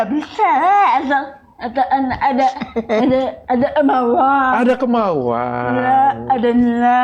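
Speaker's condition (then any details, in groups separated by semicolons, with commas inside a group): Cerebral palsy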